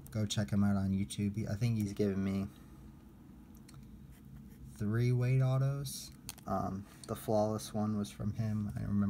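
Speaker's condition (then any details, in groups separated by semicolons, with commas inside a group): No condition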